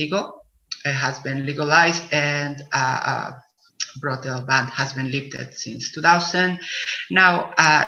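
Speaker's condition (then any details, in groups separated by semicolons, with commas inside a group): No condition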